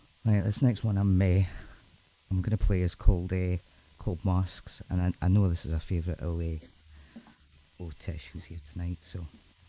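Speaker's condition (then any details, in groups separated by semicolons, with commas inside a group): No condition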